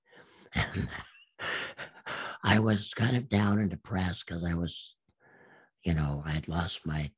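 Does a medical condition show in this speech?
Yes: absent vocal cords; self-taught speech over about ten years, sounds made first then shaped by mouth, slight hoarseness, unique voice.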